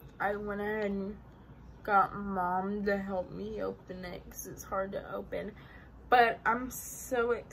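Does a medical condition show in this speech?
Yes: cerebral palsy.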